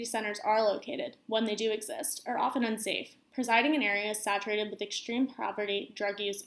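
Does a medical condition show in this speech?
No.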